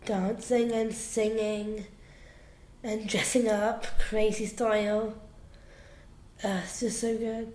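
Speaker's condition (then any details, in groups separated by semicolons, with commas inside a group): Down syndrome; down syndrome since birth, slow learning, held back a year at primary school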